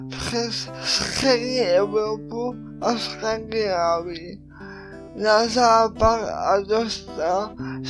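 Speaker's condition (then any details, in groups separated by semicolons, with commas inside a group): Cerebral palsy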